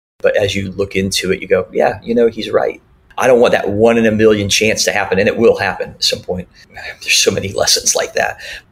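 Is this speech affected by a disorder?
Yes: cleft lip and palate; many surgeries in childhood.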